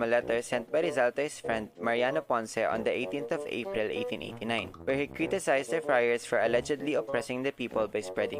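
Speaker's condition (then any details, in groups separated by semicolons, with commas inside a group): No condition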